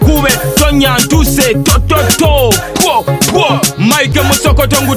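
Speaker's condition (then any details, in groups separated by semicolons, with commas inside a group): No condition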